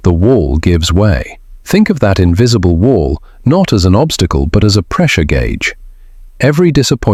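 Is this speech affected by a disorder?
No.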